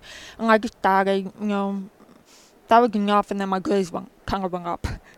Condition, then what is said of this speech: Deafness. I mean, she worked with me, and I even learned ASL too, but I just flourished better with speech.